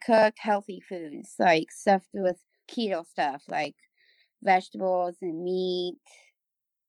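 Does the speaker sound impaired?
Yes: Down syndrome; third copy of the 21st chromosome.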